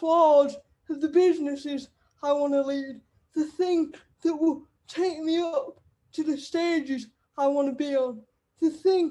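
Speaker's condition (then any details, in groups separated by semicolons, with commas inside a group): Cerebral palsy; wheelchair user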